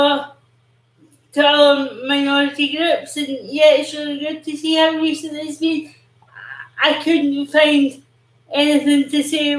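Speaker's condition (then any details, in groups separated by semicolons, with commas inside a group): Cerebral palsy; predicted never to talk, now talks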